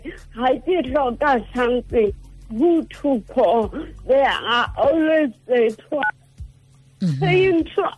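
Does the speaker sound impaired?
Yes: cerebral palsy; affects speech.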